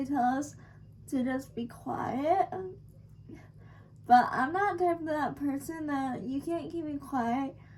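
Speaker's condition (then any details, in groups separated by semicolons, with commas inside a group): Cerebral palsy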